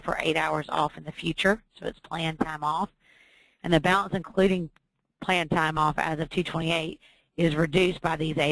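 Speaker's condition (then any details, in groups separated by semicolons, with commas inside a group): No condition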